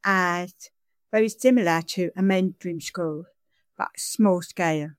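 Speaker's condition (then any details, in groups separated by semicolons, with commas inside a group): Deafness; signing and speaking at the same time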